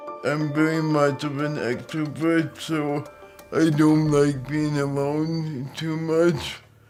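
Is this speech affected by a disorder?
Yes: cerebral palsy; physical disability.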